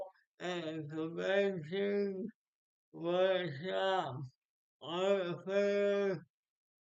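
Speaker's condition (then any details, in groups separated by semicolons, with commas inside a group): Speech impairment after birth surgery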